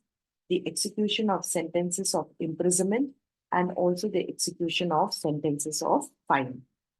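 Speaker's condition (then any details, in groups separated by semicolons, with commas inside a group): No condition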